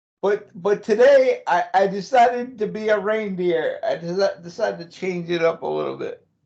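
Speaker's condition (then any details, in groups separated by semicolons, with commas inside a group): Cerebral palsy; since childhood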